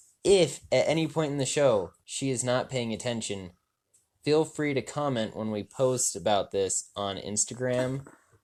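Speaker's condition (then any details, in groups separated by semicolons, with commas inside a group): No condition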